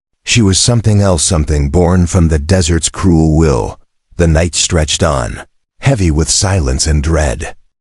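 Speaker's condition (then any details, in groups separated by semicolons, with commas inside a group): No condition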